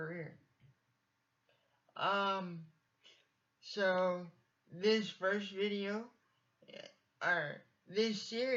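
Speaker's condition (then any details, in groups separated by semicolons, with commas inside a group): Cerebral palsy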